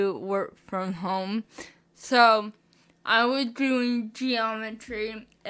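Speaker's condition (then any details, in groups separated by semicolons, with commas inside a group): Spastic cerebral palsy, mixed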